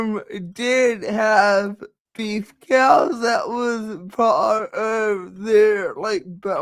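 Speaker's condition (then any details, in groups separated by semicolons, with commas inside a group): Cerebral palsy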